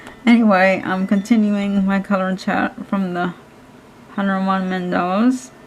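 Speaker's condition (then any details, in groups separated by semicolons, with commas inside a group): Cerebral palsy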